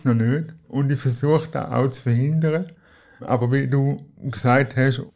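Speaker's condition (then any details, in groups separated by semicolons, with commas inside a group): Cerebral palsy; cerebral palsy present from birth, wheelchair user, crawled on knees as child, needs help in daily life; personal assistance team via IV assistance contribution for almost 10 years, lives in own apartment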